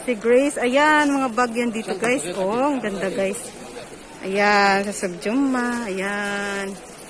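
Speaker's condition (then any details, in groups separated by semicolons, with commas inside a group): No condition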